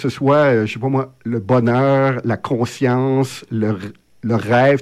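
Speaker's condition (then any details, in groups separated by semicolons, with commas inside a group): Stuttering; lifelong stuttering, genetic component stated, psychological and physiological wall to cross each time to speak; often unable to get words out when speaking; repeated sounds, prolonged sounds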